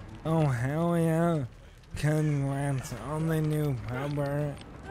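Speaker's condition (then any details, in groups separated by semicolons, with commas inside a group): ALS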